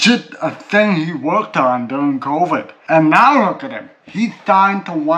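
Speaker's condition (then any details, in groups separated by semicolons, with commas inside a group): Cerebral palsy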